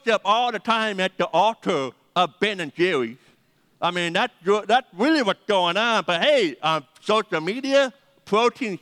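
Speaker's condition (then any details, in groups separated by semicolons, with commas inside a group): Deafness; hard time hearing phone callers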